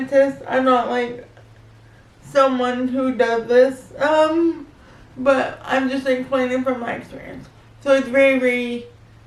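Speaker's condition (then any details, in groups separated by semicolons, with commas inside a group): Cerebral palsy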